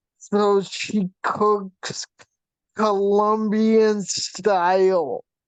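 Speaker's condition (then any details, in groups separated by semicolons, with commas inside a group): Vp shunt failure, brain pressure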